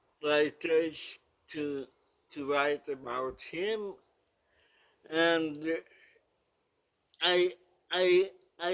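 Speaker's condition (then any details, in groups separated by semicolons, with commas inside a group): Cerebral palsy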